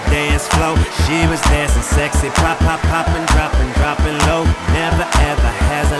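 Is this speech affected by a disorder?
No.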